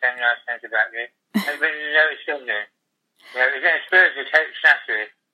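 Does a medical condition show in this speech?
Yes: tongue cancer, glossectomy; tongue cancer noticed 2 days after honeymoon, most of tongue removed; speech harder and harder after tongue removal, very slow.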